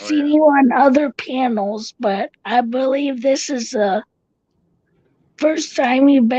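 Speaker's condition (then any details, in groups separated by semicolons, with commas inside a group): Cerebral palsy; tracheotomy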